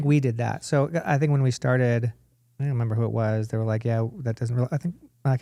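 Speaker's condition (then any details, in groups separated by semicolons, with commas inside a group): No condition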